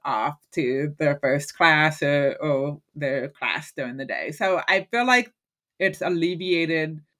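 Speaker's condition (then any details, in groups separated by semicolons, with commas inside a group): Hearing loss; hearing aid and cochlear implant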